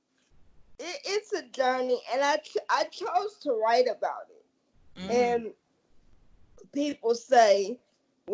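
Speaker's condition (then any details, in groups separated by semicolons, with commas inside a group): Cerebral palsy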